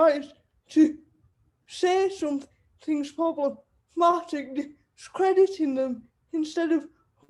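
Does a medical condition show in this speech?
Yes: cerebral palsy; wheelchair user.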